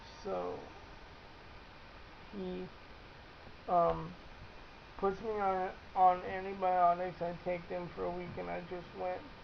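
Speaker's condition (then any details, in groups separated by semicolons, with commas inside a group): Cerebral palsy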